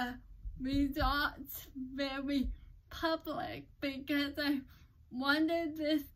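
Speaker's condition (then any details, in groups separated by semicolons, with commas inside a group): Cerebral palsy; uses crutches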